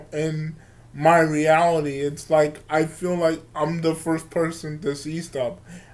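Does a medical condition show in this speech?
Yes: cerebral palsy; from birth, wheelchair user.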